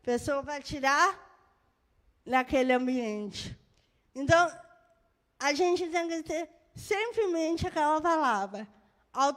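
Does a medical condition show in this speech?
Yes: cerebral palsy; birth brain injury; moderate.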